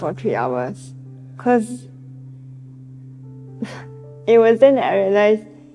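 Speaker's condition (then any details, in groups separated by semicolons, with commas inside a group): Cerebral palsy; swallowing very hard in past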